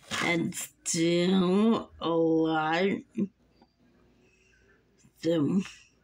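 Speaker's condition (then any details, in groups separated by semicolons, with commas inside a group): Muscular dystrophy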